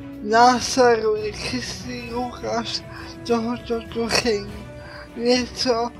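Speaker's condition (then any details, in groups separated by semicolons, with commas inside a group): Cerebral palsy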